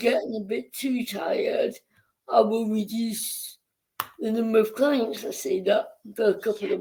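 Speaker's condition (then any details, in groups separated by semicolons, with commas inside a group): Cerebral palsy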